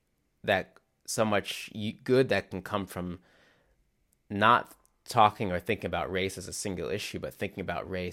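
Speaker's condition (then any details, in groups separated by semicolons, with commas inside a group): Stuttering; glottal block type; glottal blocks heard as silence, stutter sometimes absent when wanting to stutter on stage; blocks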